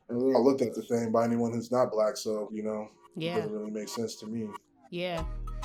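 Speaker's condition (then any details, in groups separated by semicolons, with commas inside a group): No condition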